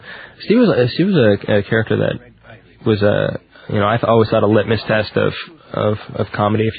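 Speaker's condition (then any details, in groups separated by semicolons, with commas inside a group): No condition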